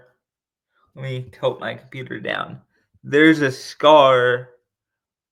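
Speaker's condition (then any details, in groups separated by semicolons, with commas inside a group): Cerebral palsy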